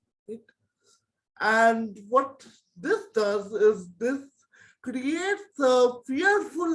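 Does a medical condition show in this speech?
Yes: cerebral palsy; present from birth.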